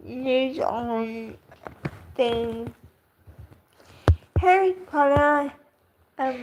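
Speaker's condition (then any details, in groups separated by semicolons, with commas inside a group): Cerebral palsy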